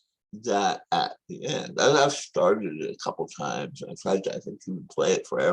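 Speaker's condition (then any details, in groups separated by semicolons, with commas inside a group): Tongue cancer surgery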